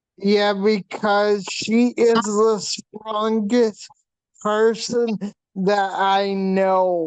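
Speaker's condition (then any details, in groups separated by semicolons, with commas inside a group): Hydrocephalus with shunt failure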